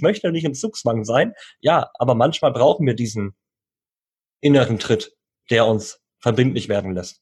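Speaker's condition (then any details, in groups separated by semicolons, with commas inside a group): Cleft lip and palate, cleft lip, jaw and palate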